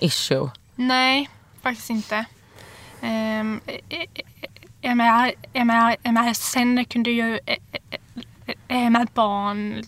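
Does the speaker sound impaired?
Yes: stuttering; since childhood, hid stutter through teens, accepted only a few years ago, met other stutterers at 20 via Stamningsförbundet; openly stutters, stays in blocks until words come out; whole-word and part-word repetitions, blocks held through rather than avoided, sometimes exaggerates stutter; here repeated words, prolonged sounds.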